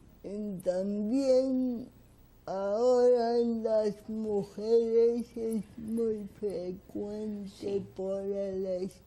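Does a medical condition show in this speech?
Yes: cerebral palsy; speaks with difficulty.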